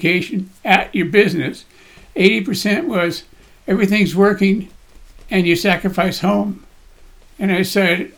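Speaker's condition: Parkinson's disease; daily cardio and gym workouts

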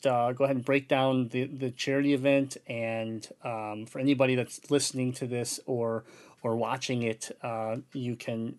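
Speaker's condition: Cleft palate; congenital cleft palate

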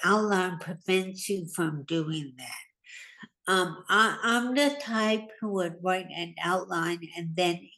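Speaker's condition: Hemorrhagic stroke; near-fatal brain bleed with unconsciousness, weak right side, right-handed, now types only with left hand; more than a year after stroke; trouble putting thoughts into language, brain works faster than tongue, hard getting words out quickly

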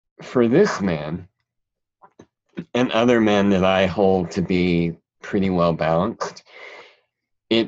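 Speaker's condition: Cleft palate; present since childhood

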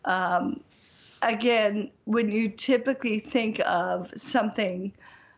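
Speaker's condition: Bulbar ALS; bulbar onset ALS, speech, swallow and breathing presentation, expected faster progression, voice expected to go sooner; recently diagnosed, choking first then speech changes, careful eating, breathing difficulty when choking, stamina can wane; lisp, difficulty with articulation, effortful tongue movement, not speaking clearly, ALS impact audible

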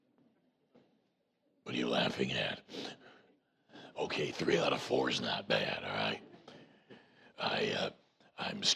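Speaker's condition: Voice box removal needed; voice box removal advised

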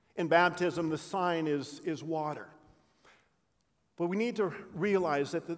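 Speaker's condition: No condition

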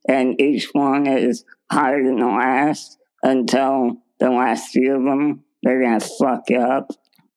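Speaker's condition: Spinal muscular atrophy; weighs 44 pounds, started medication to stop worsening about two months ago

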